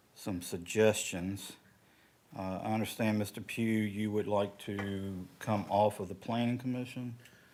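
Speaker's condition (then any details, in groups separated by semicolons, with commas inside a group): No condition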